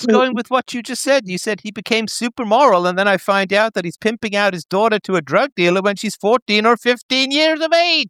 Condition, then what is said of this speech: No condition.